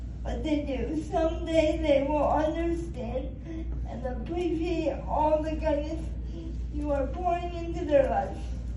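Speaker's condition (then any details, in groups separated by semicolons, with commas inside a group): Cerebral palsy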